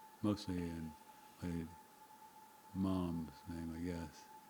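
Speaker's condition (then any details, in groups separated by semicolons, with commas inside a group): Parkinson's disease; very quiet speech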